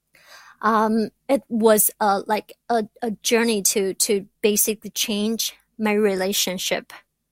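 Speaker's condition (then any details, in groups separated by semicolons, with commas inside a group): Stuttering; stuttering since childhood in a village in China, persistent, still stutters after therapy with Dr. Merson; out of stuttering closet, past speech therapy and stuttering support groups; concealed stuttering about 30 years, once could not get one word out presenting; repeated sounds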